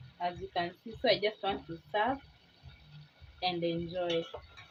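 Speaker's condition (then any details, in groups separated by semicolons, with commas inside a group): No condition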